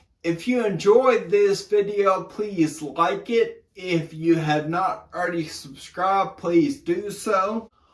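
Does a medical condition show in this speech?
Yes: brain injury.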